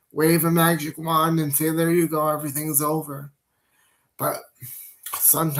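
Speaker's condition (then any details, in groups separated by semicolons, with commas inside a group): Cerebral palsy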